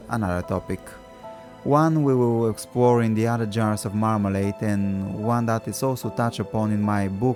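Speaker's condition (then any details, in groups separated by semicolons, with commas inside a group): No condition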